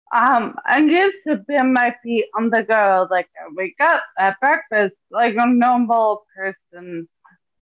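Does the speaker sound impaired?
Yes: ataxia; stroke during benign brainstem tumor surgery at 26, right side numb, wheelchair one year; 5 years since onset, still shakes but much less, movement training for neuroplasticity, rock climbing; had speech, physical and occupational therapy.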